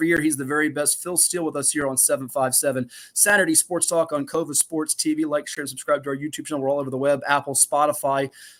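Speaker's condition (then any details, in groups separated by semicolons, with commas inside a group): No condition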